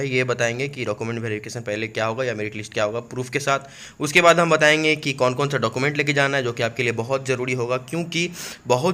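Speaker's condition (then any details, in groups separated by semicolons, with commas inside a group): No condition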